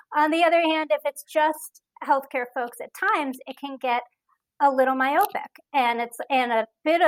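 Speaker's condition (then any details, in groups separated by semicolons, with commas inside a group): No condition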